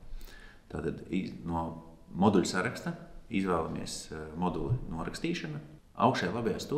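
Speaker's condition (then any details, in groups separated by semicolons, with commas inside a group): No condition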